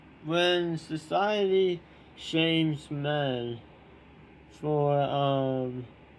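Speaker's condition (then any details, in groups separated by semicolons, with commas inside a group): Tongue cancer surgery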